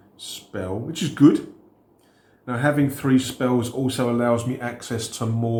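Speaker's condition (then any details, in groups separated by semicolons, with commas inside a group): No condition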